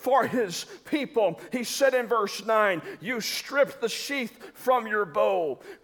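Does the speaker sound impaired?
No.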